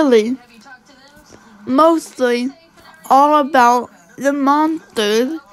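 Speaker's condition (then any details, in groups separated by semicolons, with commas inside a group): Cerebral palsy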